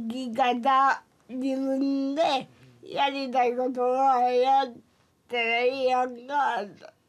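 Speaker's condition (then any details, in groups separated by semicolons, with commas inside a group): Cerebral palsy, severe; unfamiliar listeners confused at first, understood after a while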